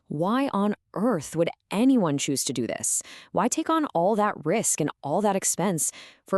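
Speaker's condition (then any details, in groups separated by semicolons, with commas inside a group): No condition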